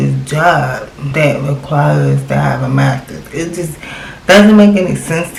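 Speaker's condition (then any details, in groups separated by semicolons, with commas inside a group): Cerebral palsy; from birth, left leg affected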